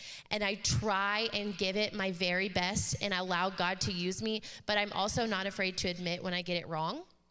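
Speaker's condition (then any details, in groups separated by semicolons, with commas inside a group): No condition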